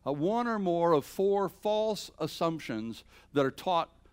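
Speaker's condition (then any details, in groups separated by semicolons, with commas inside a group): No condition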